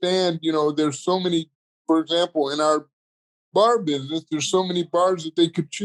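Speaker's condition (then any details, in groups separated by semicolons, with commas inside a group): Cerebral palsy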